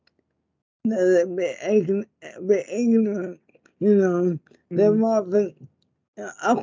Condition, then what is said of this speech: ALS (motor neuron disease). And only that my speech sounds different, you know.